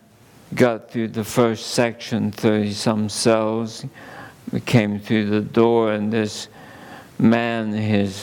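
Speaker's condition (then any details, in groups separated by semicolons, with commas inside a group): ALS; seeing doctors for multiple organic issues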